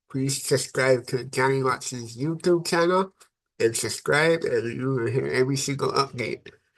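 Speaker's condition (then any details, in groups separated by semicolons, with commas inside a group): Cerebral palsy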